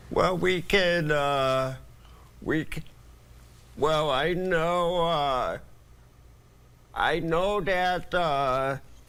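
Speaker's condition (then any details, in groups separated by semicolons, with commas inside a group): Cerebral palsy; birth oxygen deprivation, 30 minutes not breathing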